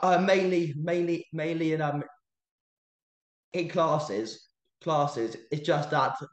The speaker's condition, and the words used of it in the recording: Stuttering. I find if I'm posted on socials, I am a lot more articulate, and I feel that I actually.